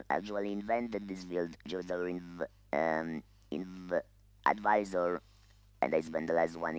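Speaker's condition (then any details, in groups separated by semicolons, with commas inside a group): Laryngeal cancer, voice loss, electrolarynx; larynx removed, breathes through neck opening; voice lost 8 years ago; no natural voice, electrolarynx with pitch control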